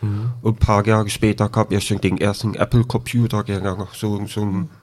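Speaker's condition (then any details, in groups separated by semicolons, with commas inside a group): Deafness with cochlear implant, congenital deafness; hardly spoke before implant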